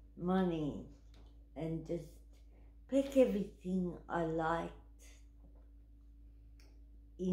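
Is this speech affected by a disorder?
Yes: cerebral palsy; wheelchair user.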